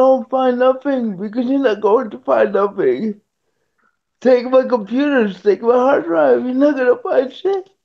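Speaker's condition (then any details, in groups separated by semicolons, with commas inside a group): Cerebral palsy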